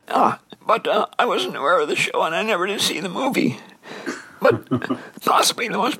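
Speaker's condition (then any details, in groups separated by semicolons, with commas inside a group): Dysphonia; sometimes squeakier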